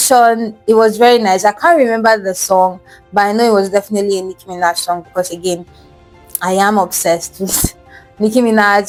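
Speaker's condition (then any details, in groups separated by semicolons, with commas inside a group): No condition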